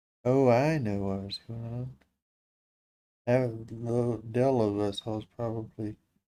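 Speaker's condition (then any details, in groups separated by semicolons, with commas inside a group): Parkinson's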